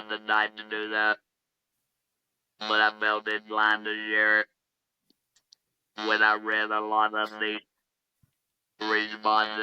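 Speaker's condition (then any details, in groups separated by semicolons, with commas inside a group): Laryngectomy, electrolarynx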